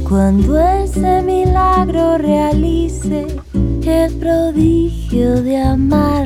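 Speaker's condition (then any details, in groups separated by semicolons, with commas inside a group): No condition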